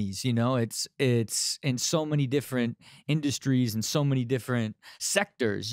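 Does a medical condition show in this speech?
No.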